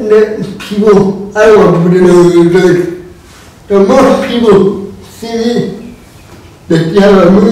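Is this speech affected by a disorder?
Yes: cerebral palsy.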